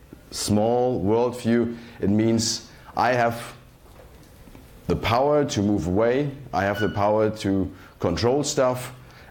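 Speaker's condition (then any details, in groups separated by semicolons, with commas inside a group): No condition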